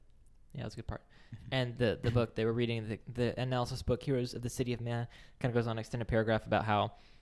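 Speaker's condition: No condition

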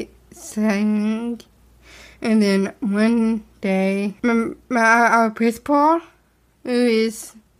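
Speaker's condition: Down syndrome; speech therapy when young, speech therapist Miss Leah

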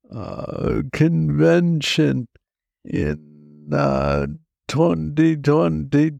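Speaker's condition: Parkinson's disease, young onset; diagnosed age 35

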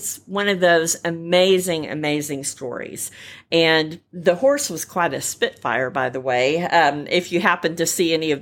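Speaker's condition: Repaired cleft palate, cleft palate without cleft lip; congenital cleft

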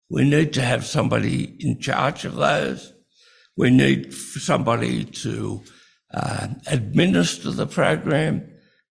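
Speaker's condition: Breathing-related speech difficulty

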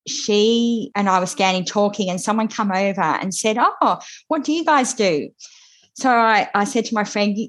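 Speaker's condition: Cleft lip and palate; congenital

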